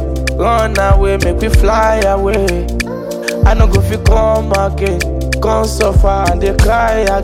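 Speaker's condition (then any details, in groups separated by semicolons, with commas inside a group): No condition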